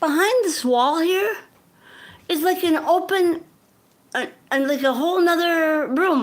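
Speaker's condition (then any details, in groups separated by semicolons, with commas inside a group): Cerebral palsy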